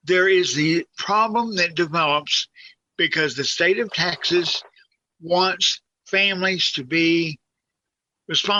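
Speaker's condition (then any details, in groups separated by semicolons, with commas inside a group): Cerebral palsy; present from birth, quadriplegic, wheelchair user; talks clearly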